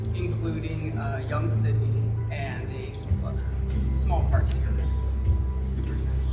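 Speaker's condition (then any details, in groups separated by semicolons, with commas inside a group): No condition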